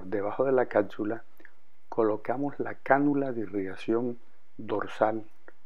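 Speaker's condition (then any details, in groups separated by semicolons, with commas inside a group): No condition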